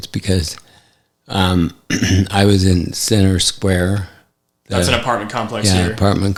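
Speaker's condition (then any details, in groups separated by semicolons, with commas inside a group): ALS; affects hand function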